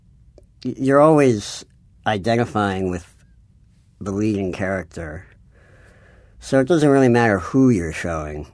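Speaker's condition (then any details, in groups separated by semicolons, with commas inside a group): Cleft palate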